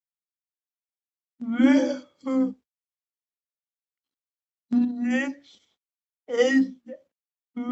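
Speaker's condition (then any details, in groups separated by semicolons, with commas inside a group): Cerebral palsy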